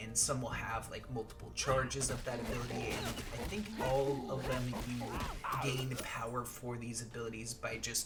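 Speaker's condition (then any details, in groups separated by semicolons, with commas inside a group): No condition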